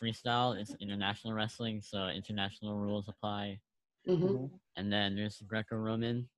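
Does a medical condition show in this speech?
Yes: cleft lip, unilateral.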